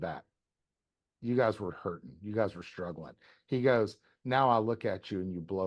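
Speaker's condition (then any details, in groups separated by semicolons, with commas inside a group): No condition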